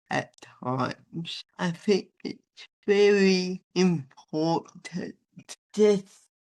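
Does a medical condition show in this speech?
Yes: athetoid spastic cerebral palsy.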